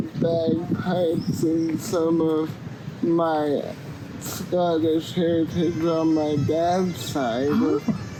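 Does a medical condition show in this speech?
Yes: cerebral palsy; cannot walk unaided.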